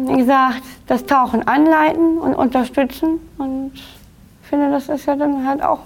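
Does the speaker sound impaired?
Yes: Down syndrome.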